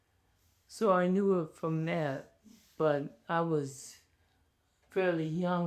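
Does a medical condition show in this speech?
Yes: ALS.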